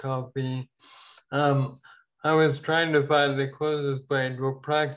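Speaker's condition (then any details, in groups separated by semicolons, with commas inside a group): Ataxia; falls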